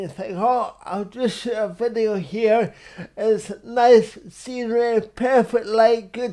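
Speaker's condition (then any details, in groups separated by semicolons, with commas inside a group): Cerebral palsy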